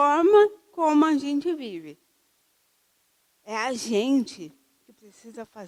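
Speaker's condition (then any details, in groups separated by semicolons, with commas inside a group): Cerebral palsy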